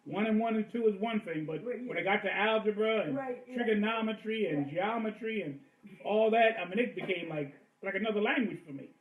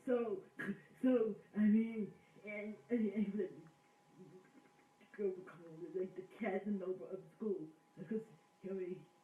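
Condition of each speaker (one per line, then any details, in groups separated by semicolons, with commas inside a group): No condition
Cerebral palsy; diagnosed at 14 months, now 65; speech impediment sometimes noticeable, improved with speech therapy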